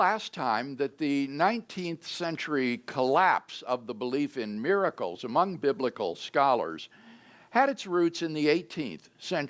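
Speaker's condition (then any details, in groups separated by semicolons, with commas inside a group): No condition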